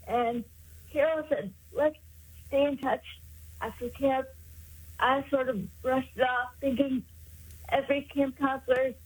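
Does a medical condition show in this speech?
Yes: cerebral palsy; congenital, caused by lack of oxygen to brain at birth, born about 3 months early, daily physical therapy in school.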